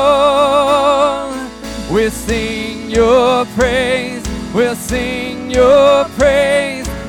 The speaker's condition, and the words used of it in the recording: No condition.